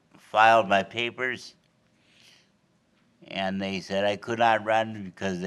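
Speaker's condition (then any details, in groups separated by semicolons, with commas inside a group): Cerebral palsy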